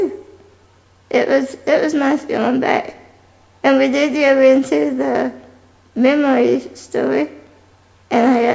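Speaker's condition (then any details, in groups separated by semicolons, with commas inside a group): Spinal muscular atrophy type 2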